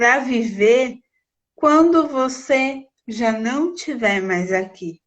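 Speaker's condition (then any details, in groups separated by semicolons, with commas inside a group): Cerebral palsy; from birth, premature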